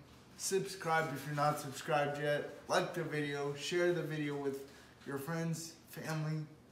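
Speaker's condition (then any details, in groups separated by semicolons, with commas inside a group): Cerebral palsy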